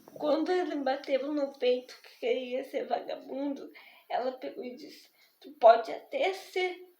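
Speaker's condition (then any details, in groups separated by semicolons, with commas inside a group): Spastic diplegic cerebral palsy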